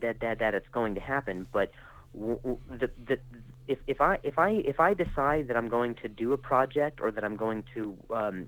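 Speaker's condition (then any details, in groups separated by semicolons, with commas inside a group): Stutter; acquired stutter after traumatic brain injury and concussion from freak softball injury, motor skills also affected; stutters now, tells audiences early about the stutter to put them at ease; stuttered speech; repeated sounds, repeated words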